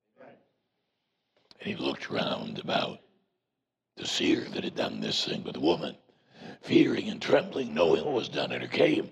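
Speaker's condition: Voice box removal needed; vocal cord cancer

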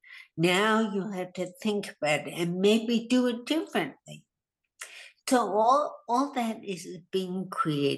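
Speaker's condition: Hemorrhagic stroke; now types only with left hand

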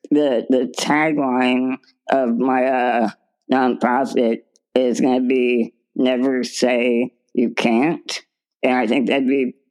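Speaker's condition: Spinal muscular atrophy; progressive muscle weakness, wheelchair user, told was dead 14 years ago; weighs 44 pounds, started medication to stop worsening about two months ago

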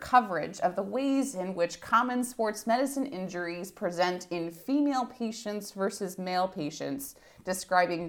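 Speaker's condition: No condition

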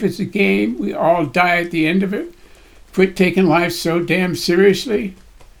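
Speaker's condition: Parkinson's disease; voice shakes, body shakes

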